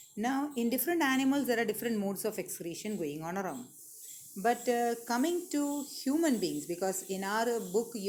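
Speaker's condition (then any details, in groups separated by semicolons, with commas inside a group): No condition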